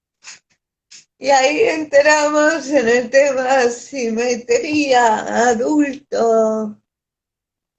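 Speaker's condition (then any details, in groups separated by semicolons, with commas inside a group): Cerebral palsy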